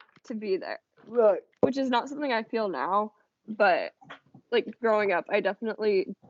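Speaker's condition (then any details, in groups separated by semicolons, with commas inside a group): No condition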